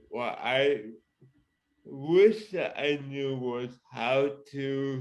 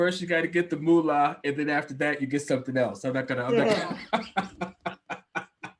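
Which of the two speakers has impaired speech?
The first: cerebral palsy; present from birth.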